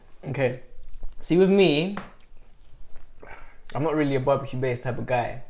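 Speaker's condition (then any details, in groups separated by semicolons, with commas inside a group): No condition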